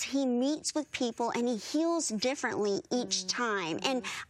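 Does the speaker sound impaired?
Yes: bilateral cleft lip and palate; severe bilateral cleft lip and palate from birth, unable to nurse, not expected to hear, speak; earlier speech hard to understand, needed interpreters, strong singing voice.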